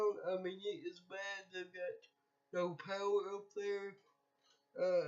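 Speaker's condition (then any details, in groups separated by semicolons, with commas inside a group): Cerebral palsy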